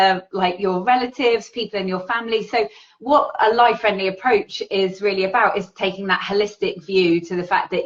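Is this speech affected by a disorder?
No.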